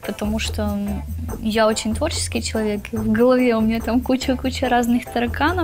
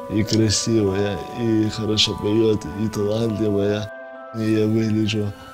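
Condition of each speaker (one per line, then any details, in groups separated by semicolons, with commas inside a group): No condition
Cerebral palsy; affects movement coordination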